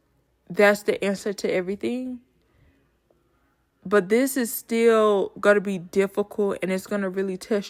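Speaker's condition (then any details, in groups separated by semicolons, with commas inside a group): No condition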